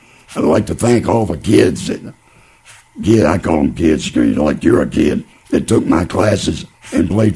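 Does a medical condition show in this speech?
Yes: laryngeal cancer; laryngeal cancer following lung cancer diagnosed 2006, later lesions in mouth and one on neck, about 12 years.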